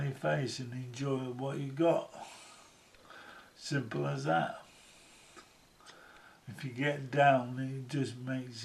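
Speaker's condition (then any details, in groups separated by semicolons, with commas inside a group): Motor neurone disease; onset in left hand; gradually progressing, reduced physical abilities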